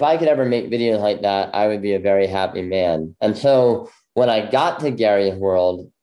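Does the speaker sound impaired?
Yes: bilateral cleft lip; congenital bilateral.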